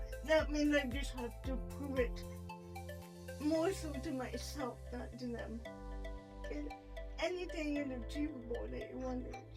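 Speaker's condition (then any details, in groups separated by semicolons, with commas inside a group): Spastic quadriplegic cerebral palsy; spastic quadriplegic form, scoliosis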